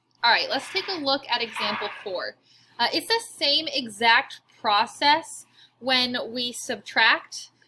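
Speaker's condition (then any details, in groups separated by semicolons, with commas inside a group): No condition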